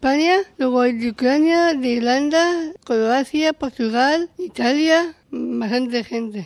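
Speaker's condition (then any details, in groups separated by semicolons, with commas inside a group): Down syndrome; genetic disorder, aged 35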